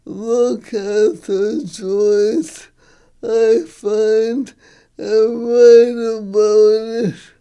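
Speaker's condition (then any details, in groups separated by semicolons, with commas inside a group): ALS; treated at Mayo Clinic in Rochester, stem cell research program, progression possibly slowed; progressed in some ways, no recent progression, awaiting drug pending FDA approval; talking more difficult, facial muscles weaker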